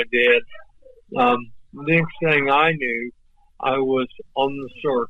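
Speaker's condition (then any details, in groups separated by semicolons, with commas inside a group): ALS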